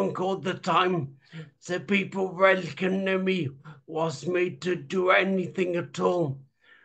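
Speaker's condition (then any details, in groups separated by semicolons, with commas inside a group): Traumatic brain injury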